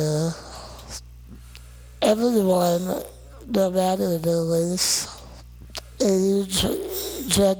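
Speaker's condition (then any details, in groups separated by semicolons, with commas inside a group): Non-progressive muscular dystrophy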